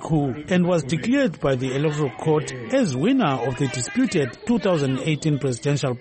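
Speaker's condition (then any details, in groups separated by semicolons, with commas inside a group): No condition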